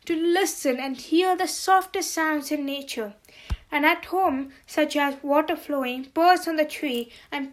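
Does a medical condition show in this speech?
Yes: congenital hearing loss; severe to profound congenital deafness, unaided right ear hears only shouts, left none, noticed 7 months; hearing aids since 10 months, constant English talking and listening to prevent speech regression; speech learned via auditory verbal therapy with Alaka Holikar, regresses without hearing conversations.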